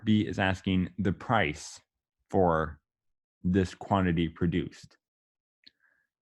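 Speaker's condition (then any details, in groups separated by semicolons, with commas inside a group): No condition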